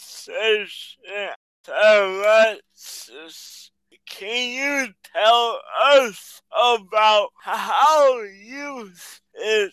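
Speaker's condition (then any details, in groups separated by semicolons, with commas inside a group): Cerebral palsy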